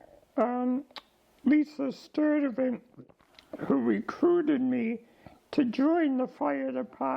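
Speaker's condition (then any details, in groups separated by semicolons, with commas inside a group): ALS; diagnosed about 15 months ago, declining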